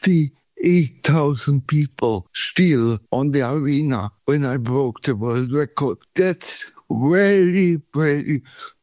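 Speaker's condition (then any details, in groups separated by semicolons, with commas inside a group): Cerebral palsy; feet opposite of Charlie Chaplin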